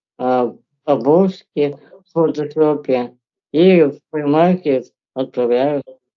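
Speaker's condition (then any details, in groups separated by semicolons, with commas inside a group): Spinal muscular atrophy; progressive motor neuron loss, progressive loss of movement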